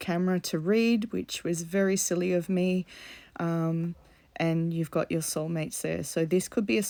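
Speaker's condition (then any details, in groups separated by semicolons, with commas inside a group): No condition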